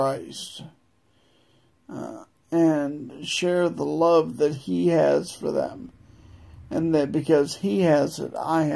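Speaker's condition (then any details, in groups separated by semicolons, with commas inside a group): Multiple sclerosis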